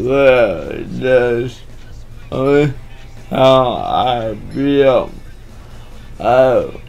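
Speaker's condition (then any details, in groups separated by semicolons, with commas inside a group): Cerebral palsy; one hand affected; atypical speech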